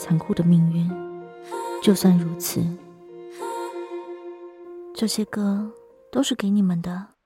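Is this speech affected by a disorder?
No.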